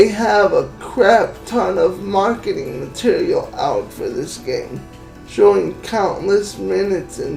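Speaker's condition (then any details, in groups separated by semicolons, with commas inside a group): Cerebral palsy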